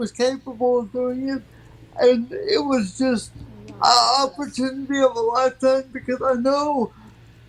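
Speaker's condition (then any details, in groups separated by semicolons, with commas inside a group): Cerebral palsy; from birth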